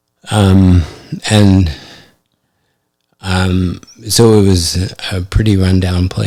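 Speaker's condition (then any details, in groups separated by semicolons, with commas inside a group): ALS; affects hand function; recently diagnosed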